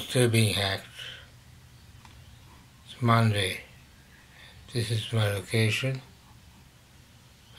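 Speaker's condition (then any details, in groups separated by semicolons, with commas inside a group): Slurred speech from poisoning; hypersalivation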